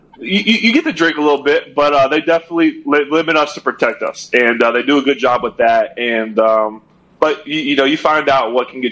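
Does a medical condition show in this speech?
Yes: stuttering; stutter at baseline; expected more stuttering after drinking alcohol; here repeated sounds.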